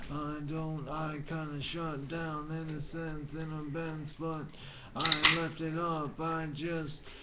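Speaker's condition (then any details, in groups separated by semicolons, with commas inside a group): Brain injury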